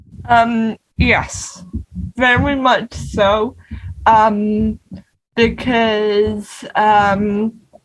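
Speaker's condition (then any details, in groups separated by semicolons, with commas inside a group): Cerebral palsy; non-progressive physical disability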